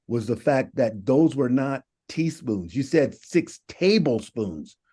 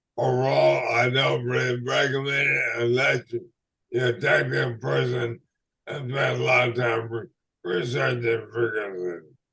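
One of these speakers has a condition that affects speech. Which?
The second: ALS/MND; uses red light therapy; throat locks up blocking breathing, speech too poor for phone.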